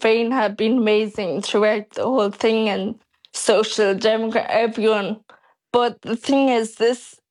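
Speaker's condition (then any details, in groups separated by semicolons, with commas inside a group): Friedreich's ataxia; onset at age 12, walking aid within a year, wheelchair for long distances within 4 years, wheelchair bound by school end; speech drastically declining yearly, voice recorded for future synthetic voice, worsening swallow, uses dysphagia cups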